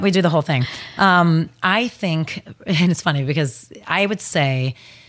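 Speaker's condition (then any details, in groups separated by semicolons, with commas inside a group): No condition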